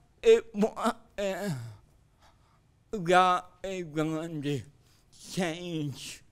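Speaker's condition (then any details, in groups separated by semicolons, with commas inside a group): Cerebral palsy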